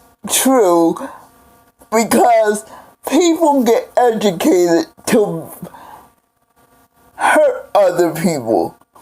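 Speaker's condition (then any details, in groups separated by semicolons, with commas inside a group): Cerebral palsy; several unnoticed strokes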